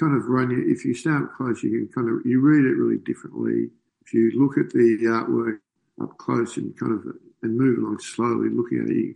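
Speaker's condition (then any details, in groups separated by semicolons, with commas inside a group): Parkinson's disease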